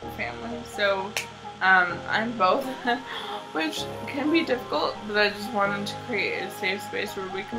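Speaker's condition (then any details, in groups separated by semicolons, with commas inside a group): Cerebral palsy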